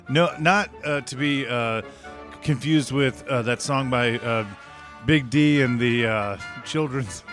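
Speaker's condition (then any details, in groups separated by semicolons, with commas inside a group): No condition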